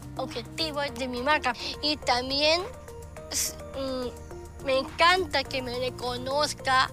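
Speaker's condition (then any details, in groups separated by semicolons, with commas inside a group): Down syndrome; short limbs, small feet, hands and arms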